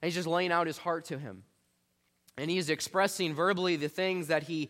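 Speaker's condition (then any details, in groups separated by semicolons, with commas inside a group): No condition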